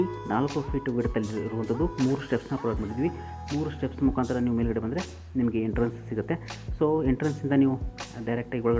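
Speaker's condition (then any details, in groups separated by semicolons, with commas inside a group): No condition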